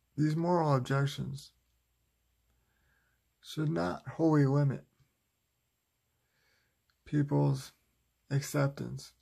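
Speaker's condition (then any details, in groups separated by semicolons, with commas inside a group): Cerebral palsy, spastic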